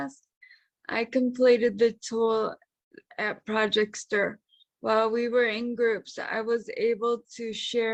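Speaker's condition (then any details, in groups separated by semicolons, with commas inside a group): Traumatic brain injury; about 12 years after injury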